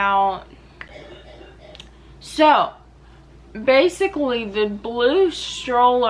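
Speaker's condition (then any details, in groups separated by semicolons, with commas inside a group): Cerebral palsy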